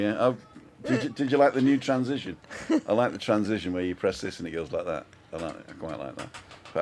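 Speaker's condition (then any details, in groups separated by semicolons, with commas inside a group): No condition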